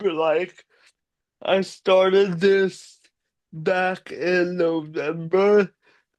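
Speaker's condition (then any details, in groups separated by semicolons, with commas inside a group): Cerebral palsy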